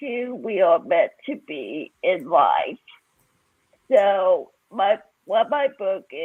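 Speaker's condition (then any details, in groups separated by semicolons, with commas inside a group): Cerebral palsy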